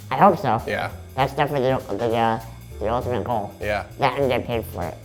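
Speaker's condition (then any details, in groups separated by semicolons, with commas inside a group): Muscular dystrophy; type unknown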